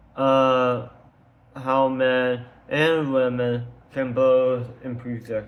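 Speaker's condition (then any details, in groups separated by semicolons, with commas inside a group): Tongue cancer surgery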